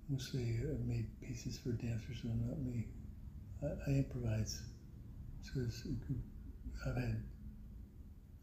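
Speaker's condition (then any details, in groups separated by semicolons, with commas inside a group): Parkinson's; voice weakened by Parkinson's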